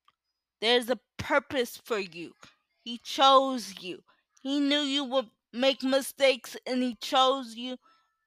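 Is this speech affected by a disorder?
Yes: cerebral palsy.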